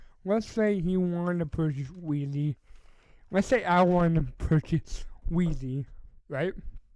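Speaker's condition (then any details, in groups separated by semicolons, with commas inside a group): Cerebral palsy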